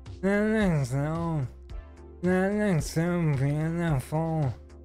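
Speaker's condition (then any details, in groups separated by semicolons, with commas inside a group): ALS; stem cell treatment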